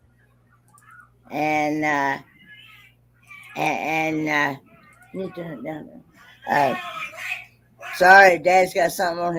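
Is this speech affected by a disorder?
Yes: cerebral palsy.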